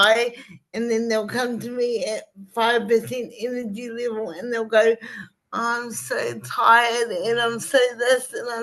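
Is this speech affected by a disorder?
Yes: cerebral palsy.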